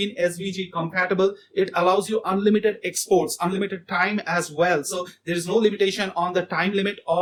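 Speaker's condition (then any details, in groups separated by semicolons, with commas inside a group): No condition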